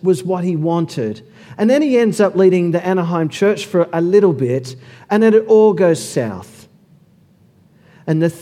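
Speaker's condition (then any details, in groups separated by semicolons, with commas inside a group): No condition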